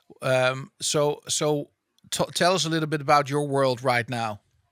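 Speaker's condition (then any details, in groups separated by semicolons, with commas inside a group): No condition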